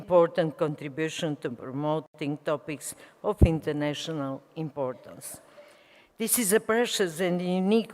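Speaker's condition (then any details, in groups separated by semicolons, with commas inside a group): No condition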